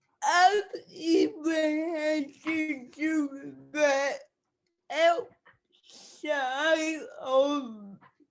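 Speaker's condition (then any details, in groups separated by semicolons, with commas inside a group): Cerebral palsy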